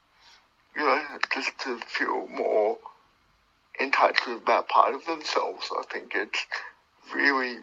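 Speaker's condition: Cerebral palsy; uses wheelchair

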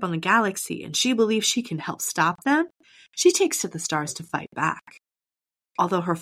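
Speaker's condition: No condition

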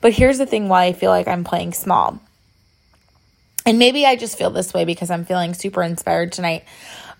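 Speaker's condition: No condition

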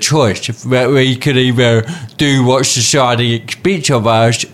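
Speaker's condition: Cerebral palsy; cerebral palsy from birth, physical disability affecting how messages travel around body, parents told lifelong dependence; speech different, talks funny, daily hospital speech therapy and physiotherapy as child

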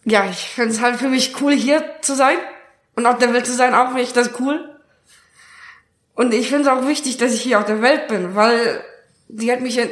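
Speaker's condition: Down syndrome; now 20 years old

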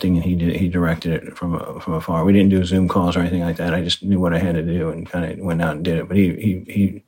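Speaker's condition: Parkinson's disease; heavy weightlifting

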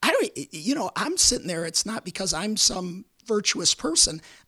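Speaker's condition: Repeated vocal cord surgery; few weeks after 19th vocal cord surgery at University of Michigan

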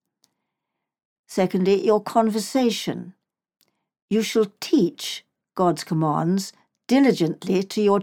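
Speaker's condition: No condition

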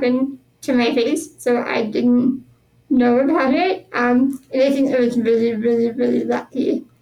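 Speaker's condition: Spinal muscular atrophy; born with it

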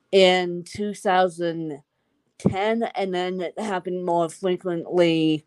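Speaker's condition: Cerebral palsy; uses walker since that surgery

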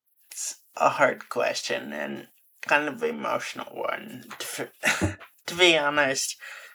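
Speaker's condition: Friedreich's ataxia; progressive

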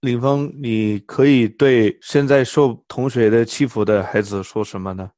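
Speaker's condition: No condition

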